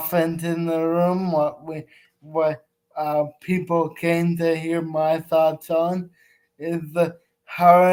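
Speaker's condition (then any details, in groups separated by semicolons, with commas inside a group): Cerebral palsy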